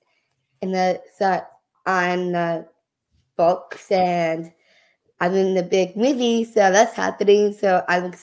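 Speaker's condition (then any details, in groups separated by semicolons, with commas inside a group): Down syndrome; age 14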